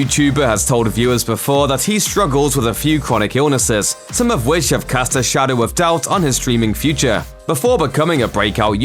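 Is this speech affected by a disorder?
No.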